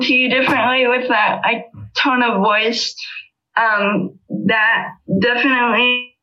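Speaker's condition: Spastic cerebral palsy; level 1, muscle tightness, right side weaker than left, walker since age 3, physical therapy for walking; still uses walker, muscles get tight

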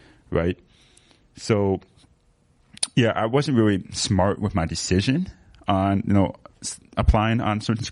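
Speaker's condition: Severe to profound hearing loss, sensorineural hearing loss; cochlear implant right ear, implant plus hearing aid left, hearing aids from 2.5 for ten years

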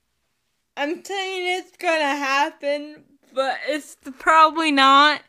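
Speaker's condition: Cerebral palsy; recent health issues

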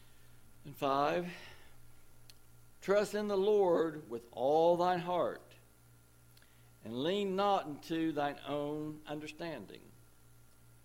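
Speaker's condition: No condition

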